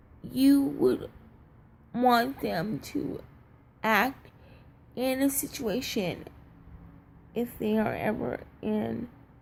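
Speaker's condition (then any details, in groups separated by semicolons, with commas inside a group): Cerebral palsy, triplegia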